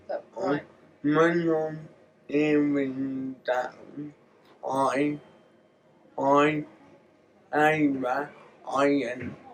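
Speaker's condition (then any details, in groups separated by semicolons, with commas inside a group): Cerebral palsy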